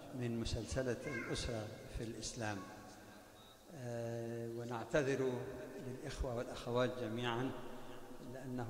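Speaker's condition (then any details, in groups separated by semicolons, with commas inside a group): No condition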